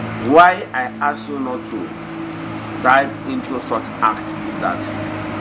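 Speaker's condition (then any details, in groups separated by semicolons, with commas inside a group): No condition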